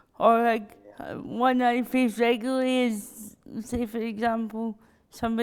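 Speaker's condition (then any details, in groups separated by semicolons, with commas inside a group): Cerebral palsy; spastic cerebral palsy, diagnosed before school age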